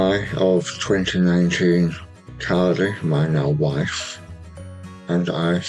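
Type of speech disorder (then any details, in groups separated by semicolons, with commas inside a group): Speech after partial glossectomy; tongue cancer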